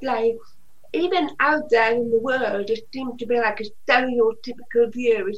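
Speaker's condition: Usher syndrome (deafblindness), profoundly deaf since birth; genetic, progressive, profoundly deaf from birth, tunnel vision noticed at age 9, cochlear implants after 30 years

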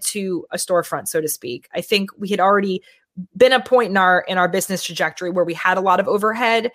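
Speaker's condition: No condition

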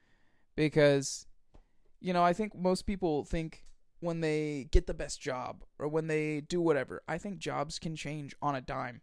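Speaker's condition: No condition

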